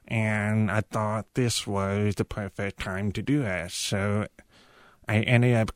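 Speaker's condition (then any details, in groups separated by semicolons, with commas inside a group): Profound deafness; cochlear implants received at age 18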